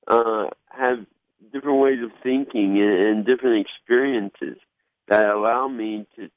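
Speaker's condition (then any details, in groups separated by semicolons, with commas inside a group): Cerebral palsy; mild slur, varies by day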